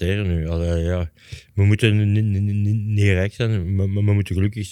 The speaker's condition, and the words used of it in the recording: Stuttering. Van allee, die stottert en die komt op tv en die heeft zijn eigen theatershow.